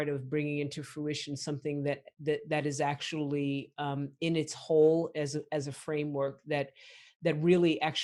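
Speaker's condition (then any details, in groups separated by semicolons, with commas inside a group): No condition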